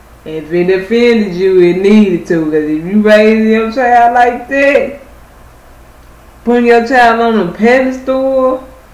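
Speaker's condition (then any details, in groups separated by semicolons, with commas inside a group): Cerebral palsy; not paralyzed, can stand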